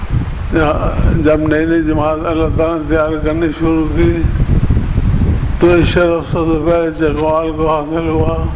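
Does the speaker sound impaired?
Yes: difficulty speaking.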